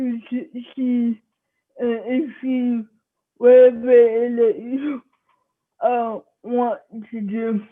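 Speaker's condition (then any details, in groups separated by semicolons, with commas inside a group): Cerebral palsy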